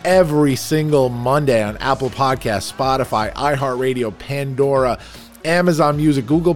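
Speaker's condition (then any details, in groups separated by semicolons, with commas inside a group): No condition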